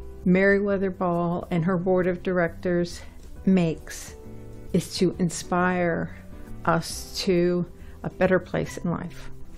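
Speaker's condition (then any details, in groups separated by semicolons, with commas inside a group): No condition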